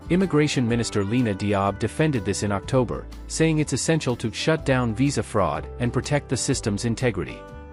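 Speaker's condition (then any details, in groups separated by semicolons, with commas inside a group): No condition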